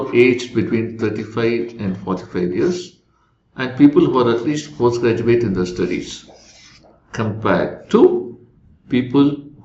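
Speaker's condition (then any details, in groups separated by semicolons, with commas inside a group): No condition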